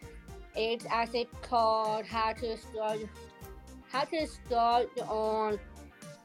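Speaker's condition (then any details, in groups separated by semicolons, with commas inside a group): Down syndrome; present from birth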